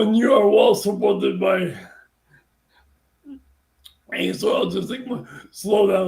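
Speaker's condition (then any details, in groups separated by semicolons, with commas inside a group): Brain injury; speech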